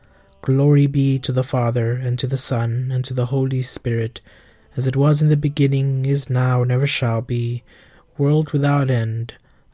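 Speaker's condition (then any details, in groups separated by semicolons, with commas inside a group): No condition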